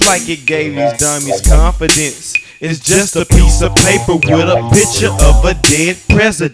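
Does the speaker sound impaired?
No.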